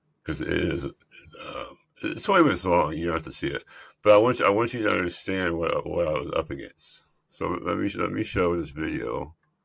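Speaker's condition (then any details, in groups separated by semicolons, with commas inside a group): Multiple system atrophy; central hypoventilation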